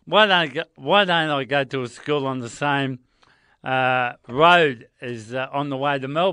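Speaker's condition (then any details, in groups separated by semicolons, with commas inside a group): Motor neurone disease; progressive, terminal, onset in hands, spread up arms and across back; about 2 years since first symptoms, diagnosed after months of tests, no treatment or cure; voice affected, speech noticeably changed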